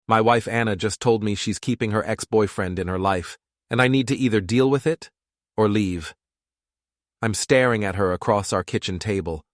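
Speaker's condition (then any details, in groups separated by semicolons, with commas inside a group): No condition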